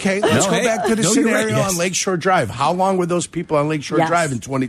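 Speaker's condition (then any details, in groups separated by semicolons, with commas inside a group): No condition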